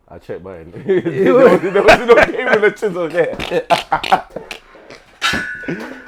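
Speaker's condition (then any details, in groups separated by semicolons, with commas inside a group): No condition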